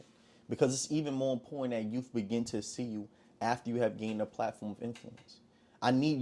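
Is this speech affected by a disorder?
No.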